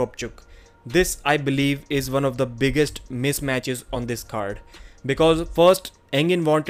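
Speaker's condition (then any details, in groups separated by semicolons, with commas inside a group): No condition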